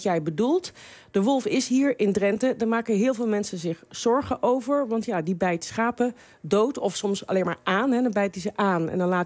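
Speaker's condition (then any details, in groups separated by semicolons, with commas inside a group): No condition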